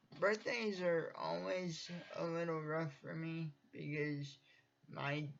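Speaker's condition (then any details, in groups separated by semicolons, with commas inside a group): Cerebral palsy; from birth, uses wheelchair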